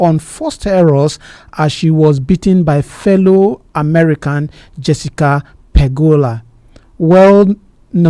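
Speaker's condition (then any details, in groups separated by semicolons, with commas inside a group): No condition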